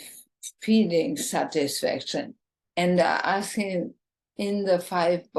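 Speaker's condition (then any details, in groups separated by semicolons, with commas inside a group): ALS, bulbar form, bulbar onset; just diagnosed, slight symptoms about six months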